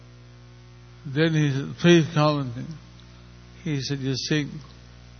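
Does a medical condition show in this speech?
Yes: stroke; speaking not easy, unsure listeners understand, engages helper Jantai.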